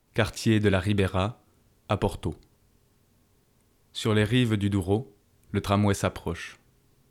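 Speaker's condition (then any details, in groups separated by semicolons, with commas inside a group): No condition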